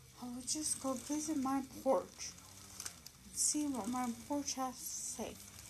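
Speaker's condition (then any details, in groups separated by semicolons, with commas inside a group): Brain injury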